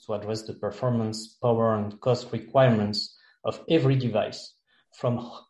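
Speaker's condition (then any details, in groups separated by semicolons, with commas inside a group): No condition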